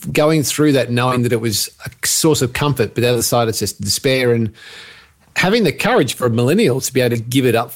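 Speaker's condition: No condition

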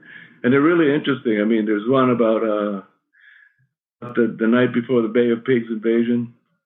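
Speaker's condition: Parkinson's; shaky voice, may stumble on words

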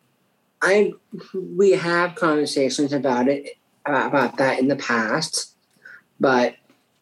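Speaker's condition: Down syndrome; from birth

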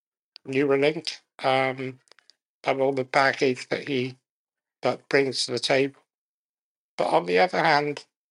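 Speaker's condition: Muscular dystrophy; very slowly progressive muscular dystrophy, severe physical disability, relies on voice control of devices

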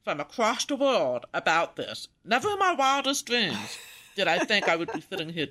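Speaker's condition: Profound deafness, congenital rubella deafness

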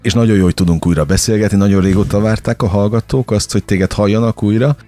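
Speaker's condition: No condition

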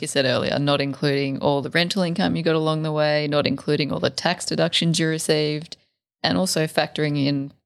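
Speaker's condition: No condition

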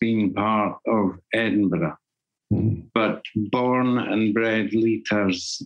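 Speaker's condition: Parkinson's disease; diagnosis took about 15 months

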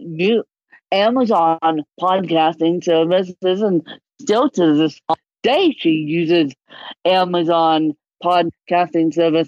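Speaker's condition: Cerebral palsy, moderate; can talk

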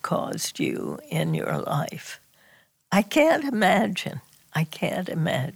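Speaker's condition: Spasmodic dysphonia; strange

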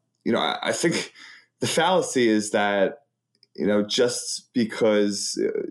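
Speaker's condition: No condition

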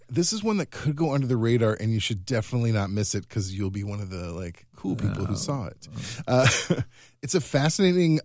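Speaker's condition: No condition

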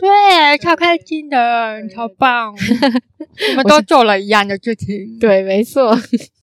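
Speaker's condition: Congenital hearing impairment; can sound sing-song

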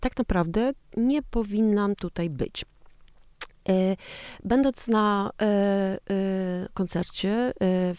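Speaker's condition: Aphasia after stroke; brain haemorrhage at 30, left hemisphere, right arm and leg paralysed, right-side neglect, operated three days later; word-finding pauses, frequent fillers and self-corrections, now left-handed; unable to speak at first, post-stroke antidepressants, neurologopedic rehabilitation incl. own book, walking improved speech

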